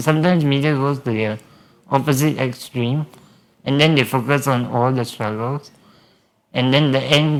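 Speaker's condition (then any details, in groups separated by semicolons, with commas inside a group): Spinal muscular atrophy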